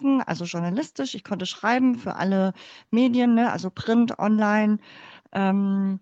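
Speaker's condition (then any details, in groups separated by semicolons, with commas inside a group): Cleft palate; congenital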